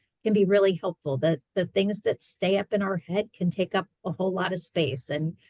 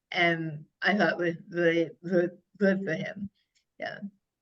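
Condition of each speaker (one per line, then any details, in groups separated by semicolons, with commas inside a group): No condition
Head and neck cancer; right tongue carcinoma, over half tongue removed and reconstructed; stage four, surgery, radiation, cisplatin chemotherapy; speech noticeably affected, swallows using gravity or sucking, speech therapy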